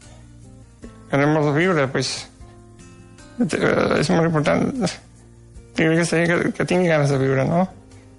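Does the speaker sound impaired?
Yes: Duchenne muscular dystrophy; degenerative incurable form, progressive loss of strength, wheelchair user, age 25, lost ability to write; housebound, no longer able to eat, moves only head and legs slightly, postural pain; dictates instead of writing, colds or bronchitis cause suffocation crises treated with morphine.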